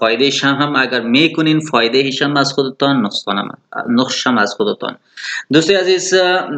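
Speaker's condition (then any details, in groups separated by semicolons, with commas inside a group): No condition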